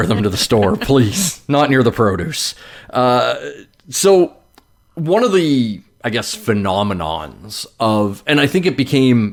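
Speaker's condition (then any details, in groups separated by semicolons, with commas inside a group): No condition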